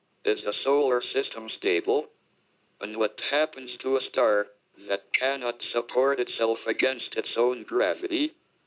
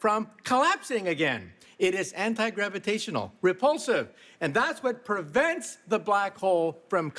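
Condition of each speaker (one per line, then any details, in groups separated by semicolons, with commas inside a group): Motor neurone disease (ALS); body hardly works, speech-generating device
No condition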